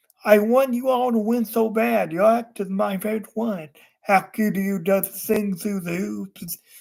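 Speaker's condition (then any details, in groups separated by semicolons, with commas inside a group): Cerebral palsy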